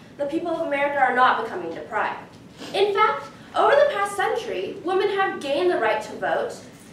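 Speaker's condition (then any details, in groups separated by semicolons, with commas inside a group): No condition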